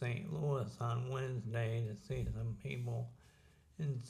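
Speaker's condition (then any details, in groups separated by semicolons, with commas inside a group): ALS; some speaking ability already lost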